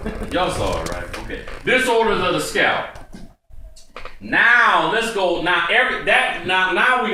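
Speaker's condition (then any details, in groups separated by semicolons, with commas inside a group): No condition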